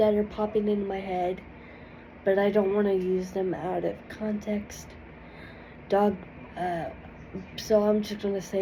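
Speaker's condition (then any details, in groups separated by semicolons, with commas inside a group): Cerebral palsy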